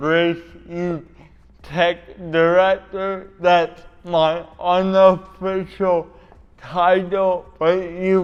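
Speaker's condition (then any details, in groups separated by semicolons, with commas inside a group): Cerebral palsy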